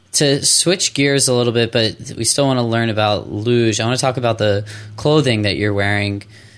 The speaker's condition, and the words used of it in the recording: None; typical speech.